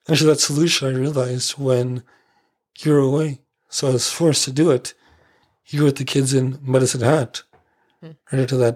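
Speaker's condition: ALS; familial ALS, feeding tube surgery, lost use of one hand, aspiration pneumonia ER visit; 3 years since diagnosis, slow progression on tofersen in trial, reflux treated with domperidone; voice slightly altered, facial and jaw changes, no slurring, stuck secretions impair voice and swallowing, worse in dry Calgary, better when humid

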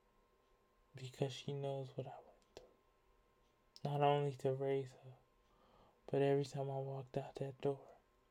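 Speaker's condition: Cerebral palsy; uses wheelchair

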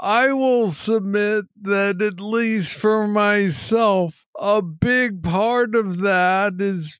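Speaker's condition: Parkinson's disease, young onset

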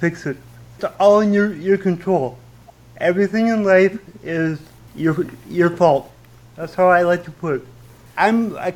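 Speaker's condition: Cerebral palsy with stutter; fairly significant stutter until recently

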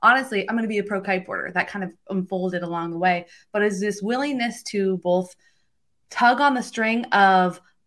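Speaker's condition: No condition

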